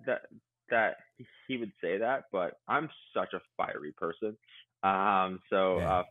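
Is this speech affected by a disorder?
Yes: stutter; traumatic brain injury at age 10, right-side coordination impairment, T38 Paralympic class, lifelong stutter; does podcast interviews partly to learn to talk better; embarrassed by it, stutter not noticed by co-host in conversation; here repeated sounds.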